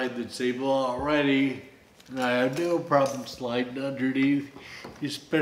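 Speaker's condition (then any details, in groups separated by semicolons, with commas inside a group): Friedreich's ataxia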